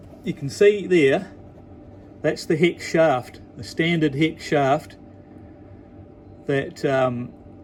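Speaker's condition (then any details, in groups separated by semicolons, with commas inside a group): No condition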